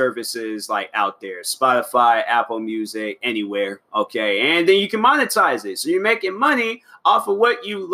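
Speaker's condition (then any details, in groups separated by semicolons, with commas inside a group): No condition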